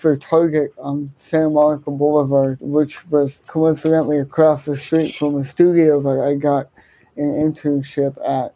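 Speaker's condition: Cerebral palsy, hemiplegia

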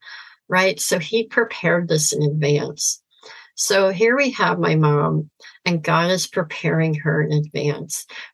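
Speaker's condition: Severe cleft palate, cleft lip and palate

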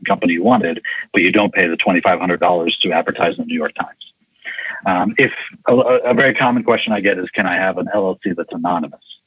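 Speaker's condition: No condition

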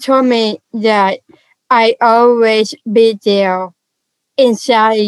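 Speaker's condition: Down syndrome; congenital

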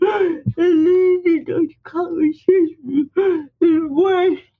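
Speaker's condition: Speech impairment; uses wheelchair

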